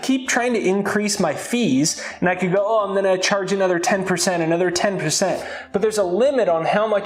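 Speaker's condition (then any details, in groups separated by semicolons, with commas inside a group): No condition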